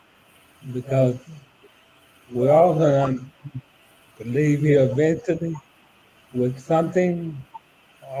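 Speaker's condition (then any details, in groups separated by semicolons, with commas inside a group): ALS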